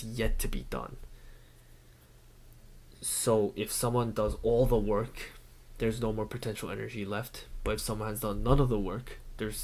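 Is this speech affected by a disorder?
No.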